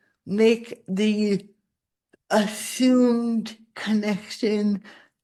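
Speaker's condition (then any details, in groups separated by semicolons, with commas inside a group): Cerebral palsy; spasticity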